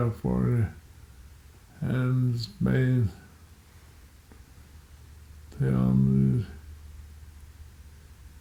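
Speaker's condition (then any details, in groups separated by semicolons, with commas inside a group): Multiple sclerosis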